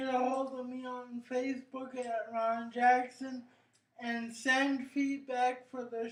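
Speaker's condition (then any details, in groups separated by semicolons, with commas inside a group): Cerebral palsy; brain injury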